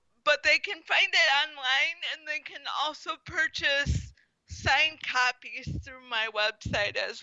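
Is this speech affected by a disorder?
Yes: spastic quadriplegic cerebral palsy; power wheelchair.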